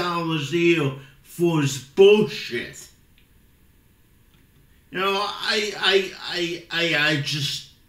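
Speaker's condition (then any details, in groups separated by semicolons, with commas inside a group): Cerebral palsy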